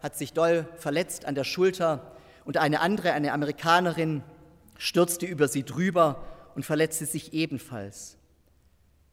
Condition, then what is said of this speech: No condition.